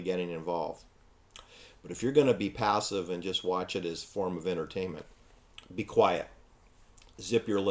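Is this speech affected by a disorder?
No.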